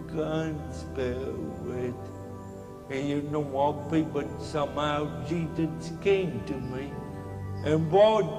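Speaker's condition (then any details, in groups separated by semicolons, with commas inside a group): Cerebral palsy; speech hard to understand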